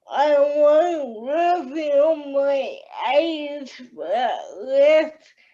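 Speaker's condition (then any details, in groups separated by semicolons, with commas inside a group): Cerebral palsy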